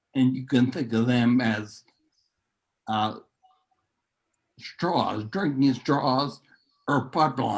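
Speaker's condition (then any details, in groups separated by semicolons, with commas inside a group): Neurological disease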